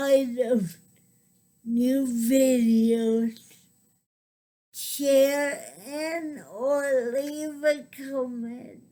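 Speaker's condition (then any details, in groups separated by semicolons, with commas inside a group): Cerebral palsy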